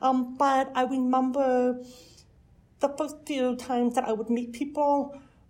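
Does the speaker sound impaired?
Yes: deafness; hearing impaired.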